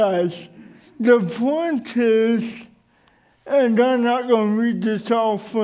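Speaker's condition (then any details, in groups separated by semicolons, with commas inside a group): Cerebral palsy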